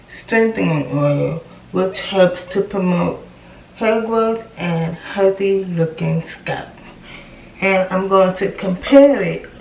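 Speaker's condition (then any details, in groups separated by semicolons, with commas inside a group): Cerebral palsy; from birth, left leg affected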